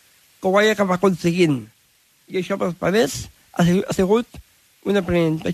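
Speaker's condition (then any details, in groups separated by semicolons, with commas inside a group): Down syndrome; expresses himself in own way and own words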